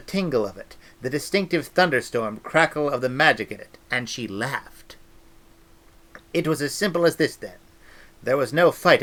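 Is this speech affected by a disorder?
No.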